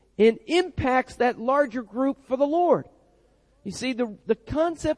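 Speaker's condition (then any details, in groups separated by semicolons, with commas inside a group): No condition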